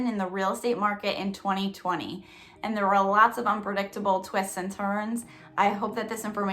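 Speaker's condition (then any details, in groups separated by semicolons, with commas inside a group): No condition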